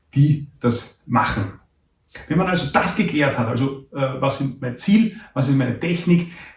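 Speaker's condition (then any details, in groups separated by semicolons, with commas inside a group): No condition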